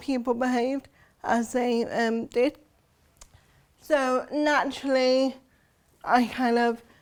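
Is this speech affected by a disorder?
Yes: cerebral palsy; since birth.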